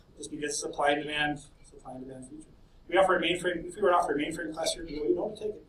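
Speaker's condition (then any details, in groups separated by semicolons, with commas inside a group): No condition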